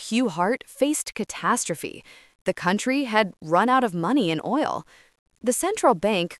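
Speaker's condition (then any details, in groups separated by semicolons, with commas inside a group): No condition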